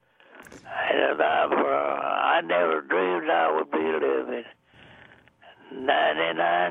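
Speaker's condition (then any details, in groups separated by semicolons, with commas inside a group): Deafness; also blind, age 99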